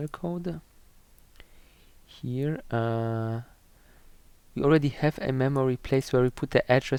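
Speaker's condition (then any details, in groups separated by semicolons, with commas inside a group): No condition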